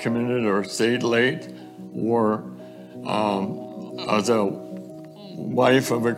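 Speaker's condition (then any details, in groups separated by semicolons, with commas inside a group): ALS; recorded acceptance speech played at hall of fame banquet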